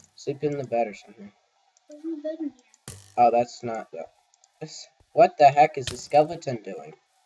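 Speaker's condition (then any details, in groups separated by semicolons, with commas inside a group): No condition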